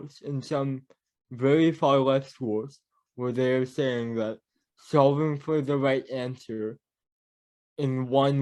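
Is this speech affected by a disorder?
Yes: cerebral palsy; mild speech impediment.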